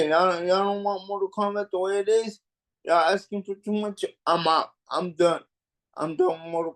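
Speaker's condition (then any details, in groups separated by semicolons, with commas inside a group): Cerebral palsy; mild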